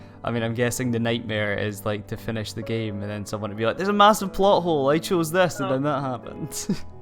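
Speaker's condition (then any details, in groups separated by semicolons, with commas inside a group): No condition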